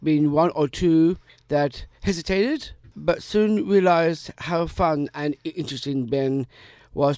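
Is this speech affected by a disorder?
Yes: Down syndrome.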